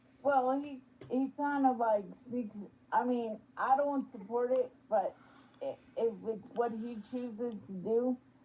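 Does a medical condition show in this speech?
Yes: spastic quadriplegic cerebral palsy.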